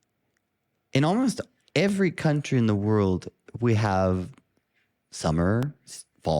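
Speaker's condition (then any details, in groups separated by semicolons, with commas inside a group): No condition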